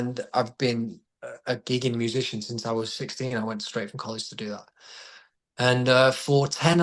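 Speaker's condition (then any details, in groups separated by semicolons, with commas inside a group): No condition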